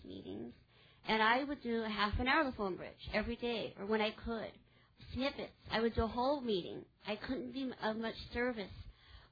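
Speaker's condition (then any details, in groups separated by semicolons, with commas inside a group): Cleft palate; congenital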